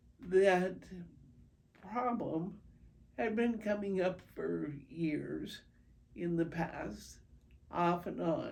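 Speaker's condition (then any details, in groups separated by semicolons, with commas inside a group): Primary progressive multiple sclerosis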